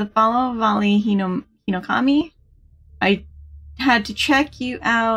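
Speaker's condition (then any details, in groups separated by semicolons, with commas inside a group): No condition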